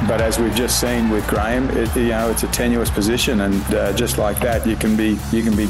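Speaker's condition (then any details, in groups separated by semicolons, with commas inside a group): No condition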